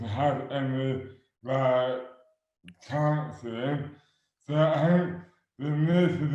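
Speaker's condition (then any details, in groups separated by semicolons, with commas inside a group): Dystonia; affects hands and speech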